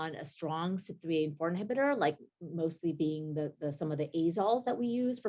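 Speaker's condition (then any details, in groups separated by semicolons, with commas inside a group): No condition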